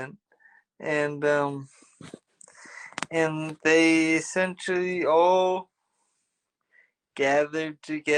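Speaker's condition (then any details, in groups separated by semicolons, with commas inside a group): Traumatic brain injury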